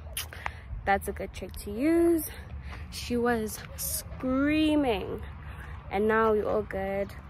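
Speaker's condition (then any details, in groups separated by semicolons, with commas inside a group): No condition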